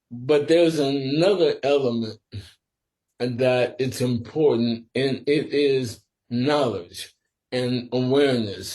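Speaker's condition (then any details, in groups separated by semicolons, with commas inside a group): Sporadic ALS; must speak slower and carefully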